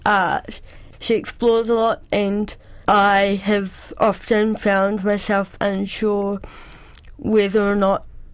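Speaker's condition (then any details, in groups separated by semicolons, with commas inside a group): Cerebral palsy; presses really hard when writing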